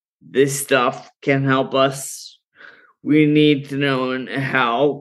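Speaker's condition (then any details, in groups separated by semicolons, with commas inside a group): Friedreich's ataxia; genetic neurodegenerative movement disorder; cannabis for symptoms, neuropathic pain, muscle relaxing, sleep, ataxia worse when not well rested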